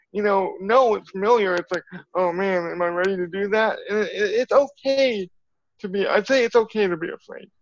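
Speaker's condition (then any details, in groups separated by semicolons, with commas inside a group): Cerebral palsy; from birth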